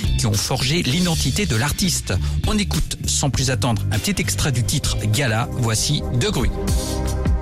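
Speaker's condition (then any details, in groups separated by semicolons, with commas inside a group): No condition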